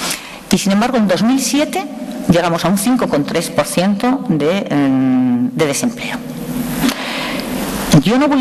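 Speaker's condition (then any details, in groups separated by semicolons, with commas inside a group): No condition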